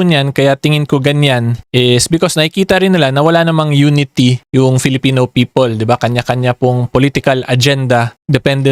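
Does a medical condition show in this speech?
No.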